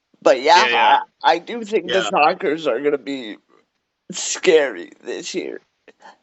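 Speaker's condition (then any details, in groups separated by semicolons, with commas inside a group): Cerebral palsy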